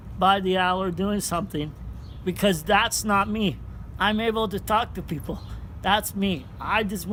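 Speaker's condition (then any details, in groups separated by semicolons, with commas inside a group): Cerebral palsy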